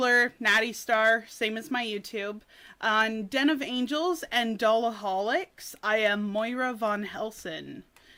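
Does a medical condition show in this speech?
No.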